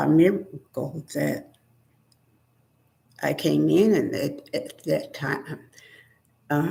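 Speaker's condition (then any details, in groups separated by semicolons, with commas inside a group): Spinal neurosarcoidosis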